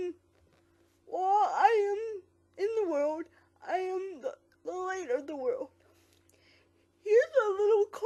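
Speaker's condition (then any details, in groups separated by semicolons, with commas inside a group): Quadriplegic cerebral palsy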